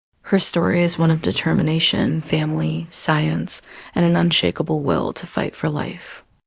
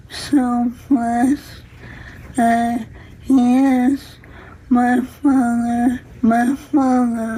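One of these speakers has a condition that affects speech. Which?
The second: ALS; cause attributed to bacterial infection, treated; 18 years since onset, slowed progression, still walking; still able to speak.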